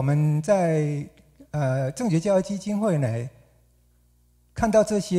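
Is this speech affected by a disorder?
No.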